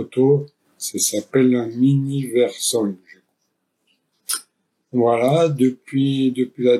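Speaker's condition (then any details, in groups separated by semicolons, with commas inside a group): ALS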